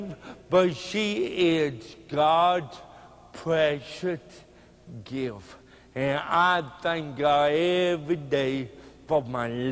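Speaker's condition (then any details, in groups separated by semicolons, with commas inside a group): Cerebral palsy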